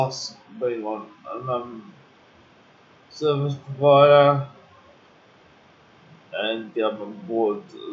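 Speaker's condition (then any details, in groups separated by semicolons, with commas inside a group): Cerebral palsy; uses wheelchair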